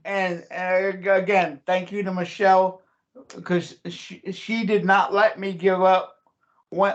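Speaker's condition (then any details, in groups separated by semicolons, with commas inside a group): Cerebral palsy; since childhood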